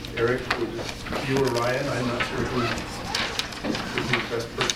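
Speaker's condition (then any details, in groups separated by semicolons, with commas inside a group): No condition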